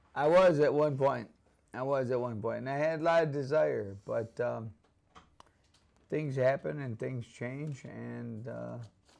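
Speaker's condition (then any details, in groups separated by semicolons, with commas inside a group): ALS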